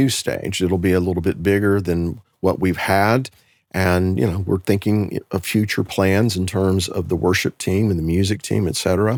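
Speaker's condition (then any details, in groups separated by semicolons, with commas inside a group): No condition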